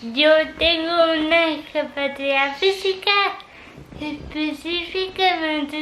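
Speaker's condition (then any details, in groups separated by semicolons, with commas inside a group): Cerebral palsy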